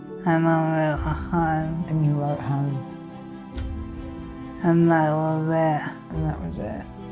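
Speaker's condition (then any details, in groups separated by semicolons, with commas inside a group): Traumatic brain injury; recovered from induced coma, speech much improved; speech damaged by injury, early inability to breathe unaided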